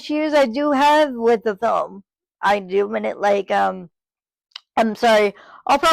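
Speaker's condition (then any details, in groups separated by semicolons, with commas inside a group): Cerebral palsy, spastic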